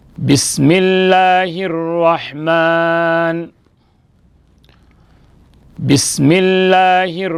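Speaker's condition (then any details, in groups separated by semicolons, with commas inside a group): No condition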